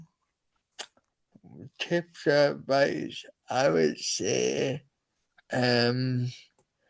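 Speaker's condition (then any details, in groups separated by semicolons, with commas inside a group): Cerebral palsy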